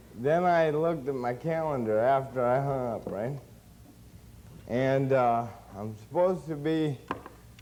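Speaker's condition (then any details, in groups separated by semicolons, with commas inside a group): Cerebral palsy; since birth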